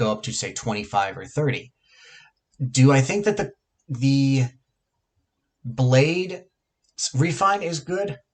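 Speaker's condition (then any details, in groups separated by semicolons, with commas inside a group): No condition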